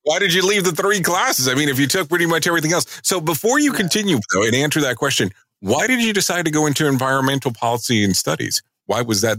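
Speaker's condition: No condition

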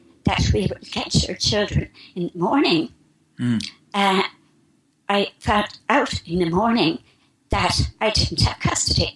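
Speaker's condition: Spasmodic dysphonia; about 3 years since onset

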